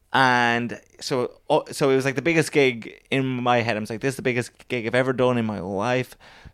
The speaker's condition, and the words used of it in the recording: Stuttering. I almost know where we're going to stammer.